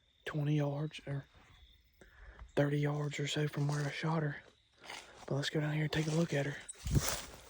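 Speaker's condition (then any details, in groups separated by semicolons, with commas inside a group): No condition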